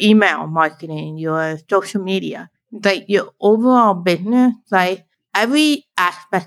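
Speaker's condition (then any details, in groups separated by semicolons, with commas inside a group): Deafblind, born deaf; signing easier than speaking English in videos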